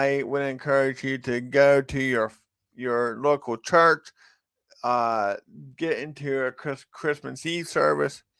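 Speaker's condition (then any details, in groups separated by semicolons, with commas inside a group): Cerebral palsy; from birth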